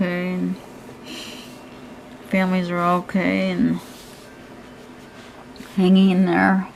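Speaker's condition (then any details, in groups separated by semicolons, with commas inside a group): Cerebral palsy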